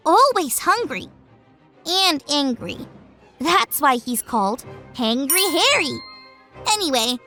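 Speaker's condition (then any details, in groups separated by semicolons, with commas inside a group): No condition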